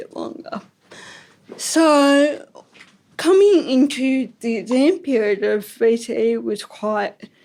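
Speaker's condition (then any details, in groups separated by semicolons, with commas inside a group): Ataxic cerebral palsy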